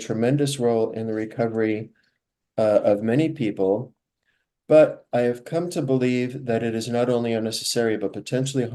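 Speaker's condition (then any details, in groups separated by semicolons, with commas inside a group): No condition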